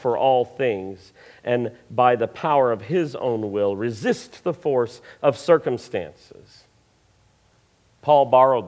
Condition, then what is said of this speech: No condition.